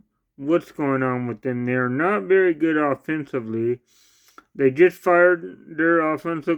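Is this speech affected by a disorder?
Yes: cerebral palsy.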